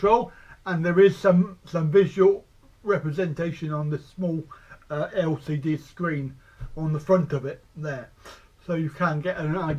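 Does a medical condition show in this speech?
Yes: cerebral palsy.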